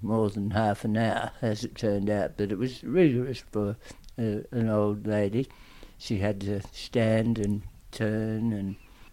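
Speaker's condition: Tongue cancer; aggressive tongue cancer, radiotherapy and chemotherapy, stomach feeding tube for swallowing problems after treatment; lasting speech and swallowing problems, still present to a certain extent

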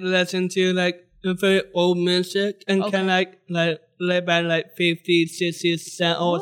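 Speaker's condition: Down syndrome

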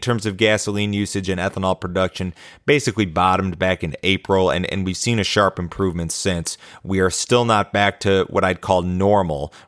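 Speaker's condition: No condition

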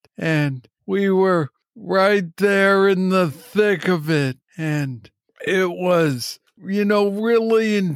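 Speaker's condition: Parkinson's disease; young onset

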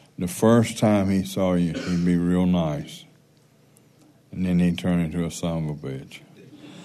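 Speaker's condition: Parkinson's

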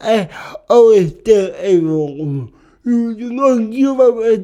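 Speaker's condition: Cerebral palsy; speech can be hard sometimes

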